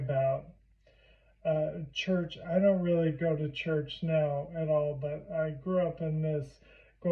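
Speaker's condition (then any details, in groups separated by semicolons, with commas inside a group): Primary lateral sclerosis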